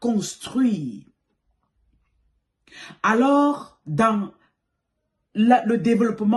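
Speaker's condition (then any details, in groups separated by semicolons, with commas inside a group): No condition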